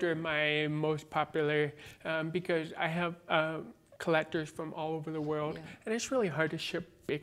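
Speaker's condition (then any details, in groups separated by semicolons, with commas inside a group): Born deaf, cochlear implant, congenital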